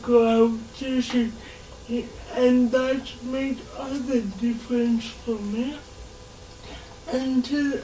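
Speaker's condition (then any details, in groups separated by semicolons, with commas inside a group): Cerebral palsy; since birth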